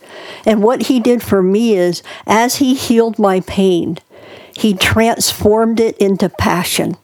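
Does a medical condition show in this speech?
Yes: cleft palate; hole in roof of mouth from birth, born two months premature, breathing problems, thirteen childhood surgeries; unable to speak as young child due to palate hole, surgeries gave ability to speak.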